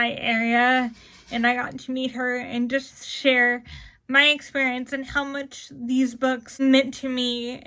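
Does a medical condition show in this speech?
Yes: cerebral palsy.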